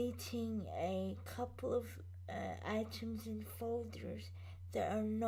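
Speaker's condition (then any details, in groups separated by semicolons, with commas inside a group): Cerebral palsy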